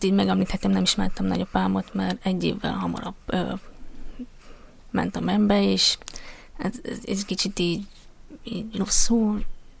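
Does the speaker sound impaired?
Yes: deafness; found deaf age one, hearing aid 18 months, cochlear implant 2.5, eight operations, last age eight; poor speech and vocabulary with hearing aid before implant, learned speaking in developmental lessons.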